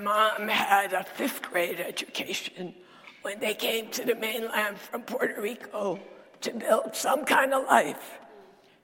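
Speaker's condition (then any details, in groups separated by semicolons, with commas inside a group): Dysphonia; not a sore throat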